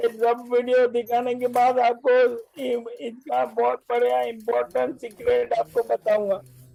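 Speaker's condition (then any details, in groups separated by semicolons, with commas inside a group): Motor neurone disease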